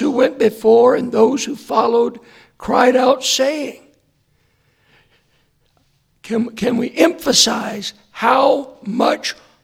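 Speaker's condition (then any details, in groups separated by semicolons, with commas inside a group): Hoarseness after vocal cord surgery; hoarseness remains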